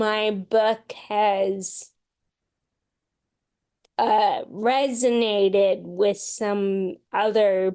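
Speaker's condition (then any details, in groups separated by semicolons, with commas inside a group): Friedreich's ataxia; progressive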